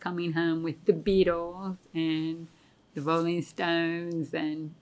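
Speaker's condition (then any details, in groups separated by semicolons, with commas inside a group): Deafness; pretty bad tinnitus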